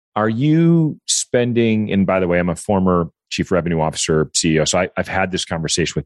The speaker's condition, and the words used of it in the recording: None; typical speech.